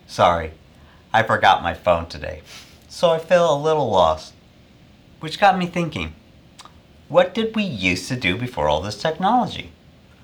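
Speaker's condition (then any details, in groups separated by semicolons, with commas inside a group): No condition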